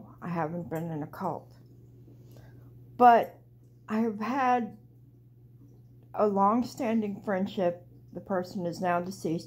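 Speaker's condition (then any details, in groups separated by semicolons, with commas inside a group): Cerebral palsy; walks flat-footed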